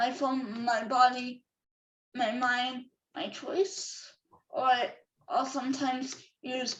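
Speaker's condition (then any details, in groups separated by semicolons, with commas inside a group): Cerebral palsy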